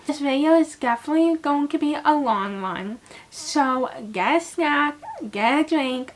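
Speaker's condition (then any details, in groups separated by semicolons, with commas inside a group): Cerebral palsy; had speech therapy at school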